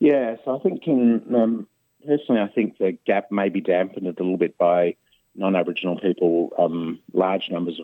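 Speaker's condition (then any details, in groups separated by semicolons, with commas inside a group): No condition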